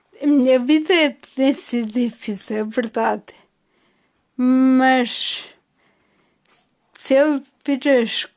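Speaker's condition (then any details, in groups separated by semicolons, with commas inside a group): Ataxia after brain injury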